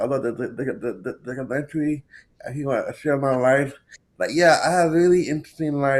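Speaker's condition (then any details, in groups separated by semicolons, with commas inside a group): Cerebral palsy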